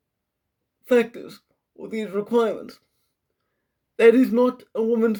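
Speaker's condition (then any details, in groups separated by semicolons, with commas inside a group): Quadriplegic cerebral palsy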